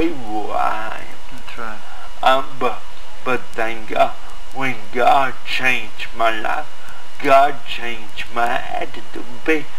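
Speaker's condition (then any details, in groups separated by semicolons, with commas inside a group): Cerebral palsy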